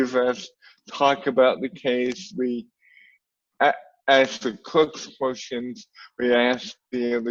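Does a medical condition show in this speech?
Yes: cerebral palsy.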